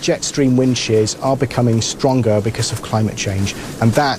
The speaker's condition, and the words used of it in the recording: No condition.